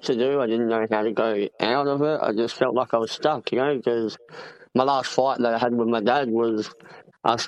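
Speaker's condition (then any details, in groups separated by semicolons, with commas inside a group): Cleft palate; congenital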